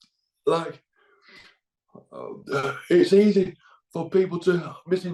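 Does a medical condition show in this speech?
Yes: cerebral palsy.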